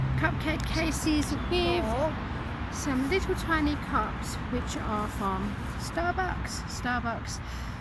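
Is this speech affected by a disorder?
No.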